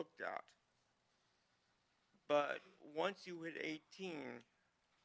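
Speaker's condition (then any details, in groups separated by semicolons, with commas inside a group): Cerebral palsy; needs ramps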